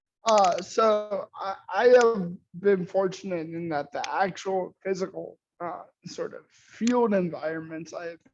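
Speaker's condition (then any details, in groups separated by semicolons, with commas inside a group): Cerebral palsy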